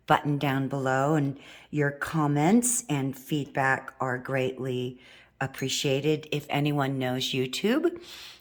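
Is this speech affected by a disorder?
No.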